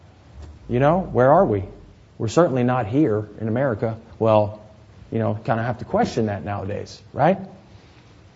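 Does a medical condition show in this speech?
No.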